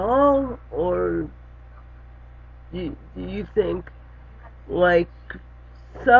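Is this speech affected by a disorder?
Yes: cerebral palsy; wheelchair bound.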